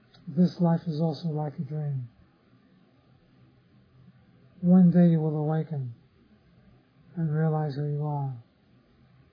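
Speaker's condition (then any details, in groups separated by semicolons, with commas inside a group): Parkinson's disease; others offer remedies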